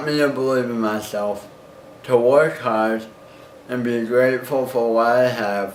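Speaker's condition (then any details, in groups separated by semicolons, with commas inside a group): Cerebral palsy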